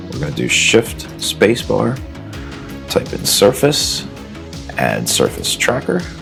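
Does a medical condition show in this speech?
No.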